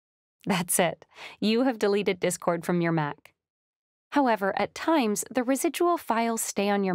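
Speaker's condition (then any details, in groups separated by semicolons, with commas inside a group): No condition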